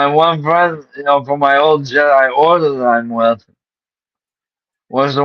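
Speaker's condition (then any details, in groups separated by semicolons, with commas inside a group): ALS; diagnosed about a month ago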